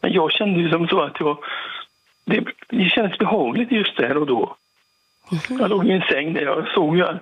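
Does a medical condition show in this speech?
Yes: Parkinson's; takes 40-50 tablets daily, mainly Parkinson's medication; recovering after intensive care about 2 months ago, 12 hours oxygen, operation involving throat; difficulty speaking at times, trouble getting voice out properly.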